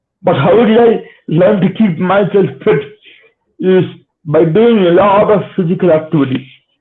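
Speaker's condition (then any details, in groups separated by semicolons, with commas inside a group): Cerebral palsy; spastic type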